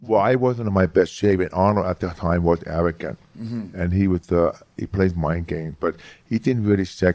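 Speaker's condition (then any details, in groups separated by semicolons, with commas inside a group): Hearing loss; severe childhood speech impediment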